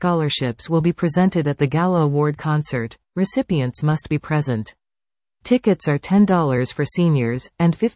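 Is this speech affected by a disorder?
No.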